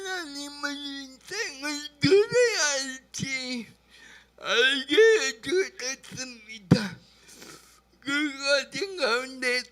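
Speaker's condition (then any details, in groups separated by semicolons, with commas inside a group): Brain lesion disability grade 1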